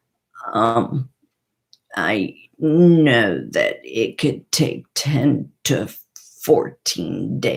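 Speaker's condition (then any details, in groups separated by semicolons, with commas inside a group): Parkinson's and essential tremor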